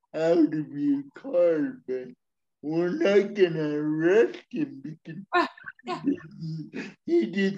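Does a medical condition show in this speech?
Yes: speech impairment; wheelchair user; speech not perfect.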